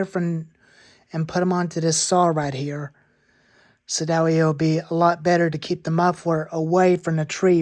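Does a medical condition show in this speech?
No.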